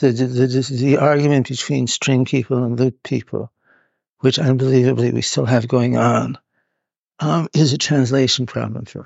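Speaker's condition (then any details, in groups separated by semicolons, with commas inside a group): Parkinson's; now openly displayed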